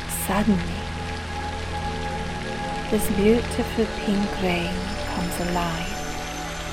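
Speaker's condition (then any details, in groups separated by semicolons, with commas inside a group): No condition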